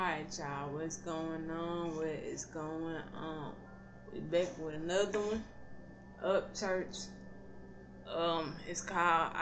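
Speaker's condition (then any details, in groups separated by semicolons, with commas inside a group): Cerebral palsy; not paralyzed, can stand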